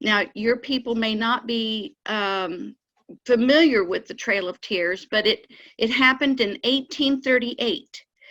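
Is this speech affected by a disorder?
No.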